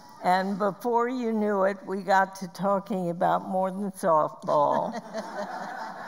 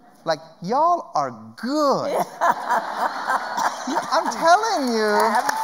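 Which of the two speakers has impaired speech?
The first: spasmodic dysphonia; Botox injections, about 26 years since onset; voice loss, breaks mid-sentence like tiny cough.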